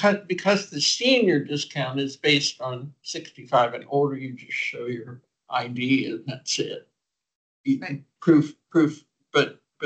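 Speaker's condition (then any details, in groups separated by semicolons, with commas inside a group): Cerebral palsy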